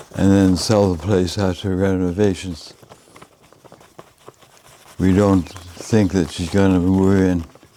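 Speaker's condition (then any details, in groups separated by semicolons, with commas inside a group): Advanced Parkinson's disease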